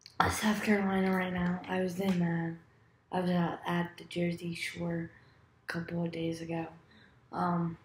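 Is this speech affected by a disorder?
Yes: cerebral palsy.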